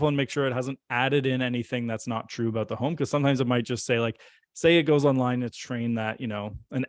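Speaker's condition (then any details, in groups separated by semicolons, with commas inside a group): No condition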